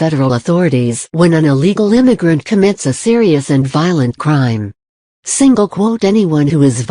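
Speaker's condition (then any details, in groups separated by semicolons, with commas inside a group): No condition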